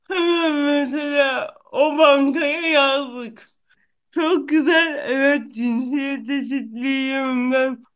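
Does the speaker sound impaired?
Yes: cerebral palsy; no known cure.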